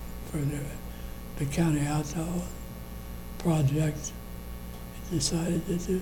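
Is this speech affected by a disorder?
Yes: Parkinson's disease.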